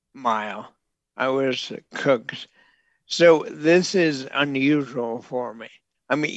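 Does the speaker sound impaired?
Yes: bulbar onset ALS; bulbar onset Lou Gehrig's disease, neurological, affects nerves and muscles, mouth, nose, throat first, then hands; severely impaired, very slow, likened to elderly drunk man, calls self unable to talk.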